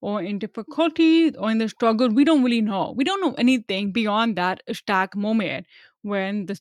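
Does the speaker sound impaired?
Yes: hearing loss; hearing aid user, same audiologist firm for 25 years.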